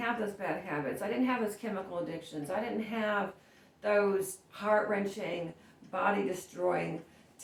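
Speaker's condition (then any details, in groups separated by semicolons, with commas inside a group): No condition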